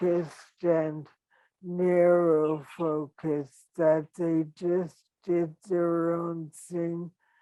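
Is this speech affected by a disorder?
Yes: ALS.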